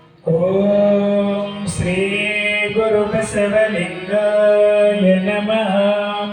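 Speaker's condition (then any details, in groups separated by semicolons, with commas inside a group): No condition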